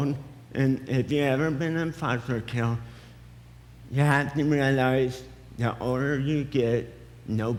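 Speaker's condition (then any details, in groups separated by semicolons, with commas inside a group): Cerebral palsy; affects speech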